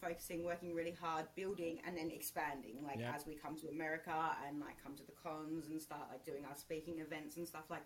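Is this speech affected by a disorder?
No.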